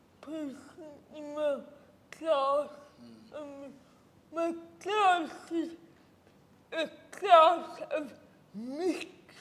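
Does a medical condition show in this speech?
Yes: cerebral palsy.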